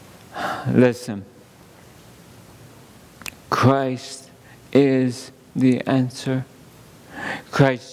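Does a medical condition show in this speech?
Yes: ALS; under neurologist care.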